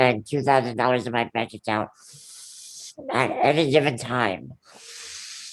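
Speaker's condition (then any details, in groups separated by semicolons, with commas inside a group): Ullrich congenital muscular dystrophy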